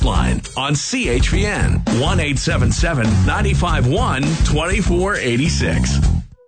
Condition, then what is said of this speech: No condition.